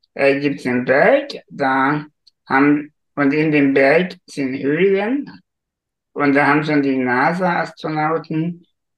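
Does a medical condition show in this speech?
Yes: spinal muscular atrophy; diagnosed at six months, severe restrictions, completely unable to move, electric wheelchair; about 50 years old, ventilated at night in bed and partly by day, moves only mouth and two fingers two millimetres, controls technology by fingers; can only move mouth, as one can hear.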